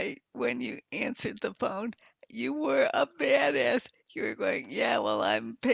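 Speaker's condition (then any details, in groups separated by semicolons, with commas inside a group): Multiple sclerosis; lost use of hands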